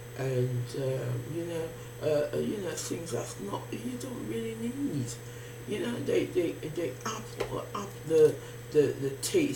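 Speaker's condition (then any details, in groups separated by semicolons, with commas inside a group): Facial palsy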